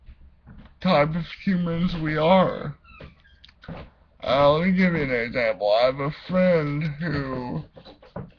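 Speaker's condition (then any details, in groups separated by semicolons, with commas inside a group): Cerebral palsy; speaks slower at times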